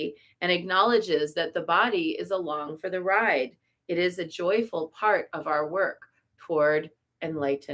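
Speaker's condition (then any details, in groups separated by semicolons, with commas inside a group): No condition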